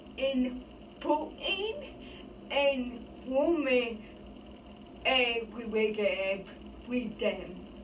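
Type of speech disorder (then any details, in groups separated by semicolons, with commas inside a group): Apraxia of speech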